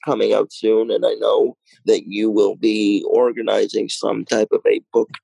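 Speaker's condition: Cerebral palsy, mild; lungs collapsed three days after birth, lack of oxygen, bleeding in one brain area, incubator nine weeks, lifelong wheelchair

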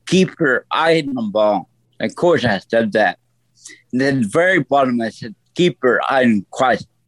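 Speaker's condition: Stroke; voice altered since stroke, lasting effect

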